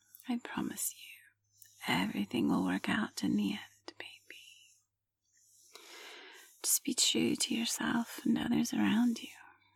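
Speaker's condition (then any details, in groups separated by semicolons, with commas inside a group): No condition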